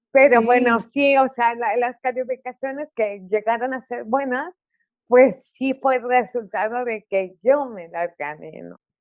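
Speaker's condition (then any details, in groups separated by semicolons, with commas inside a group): Cerebral palsy; articulation affected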